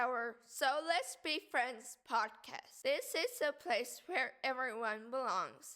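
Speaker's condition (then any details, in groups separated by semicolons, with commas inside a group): Cerebral palsy; affects muscles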